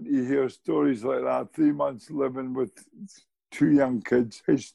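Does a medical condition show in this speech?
Yes: motor neurone disease; nearly 4 years since diagnosis, needs help showering, feeding and dressing, still walks, gym, climbs stairs.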